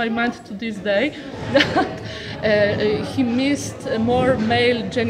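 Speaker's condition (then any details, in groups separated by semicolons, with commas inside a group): No condition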